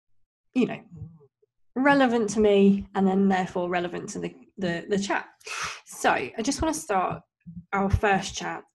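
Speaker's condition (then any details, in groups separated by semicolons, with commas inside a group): Cleft lip and palate; congenital cleft, born with cleft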